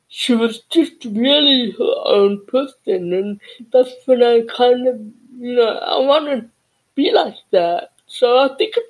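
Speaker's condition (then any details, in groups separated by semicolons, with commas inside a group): Cerebral palsy and deafness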